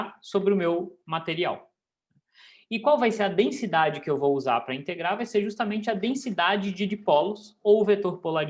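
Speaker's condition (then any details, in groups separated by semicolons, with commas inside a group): No condition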